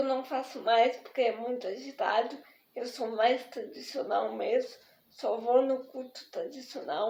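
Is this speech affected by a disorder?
Yes: spastic diplegic cerebral palsy.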